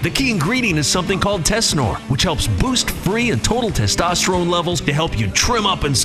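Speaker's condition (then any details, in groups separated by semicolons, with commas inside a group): No condition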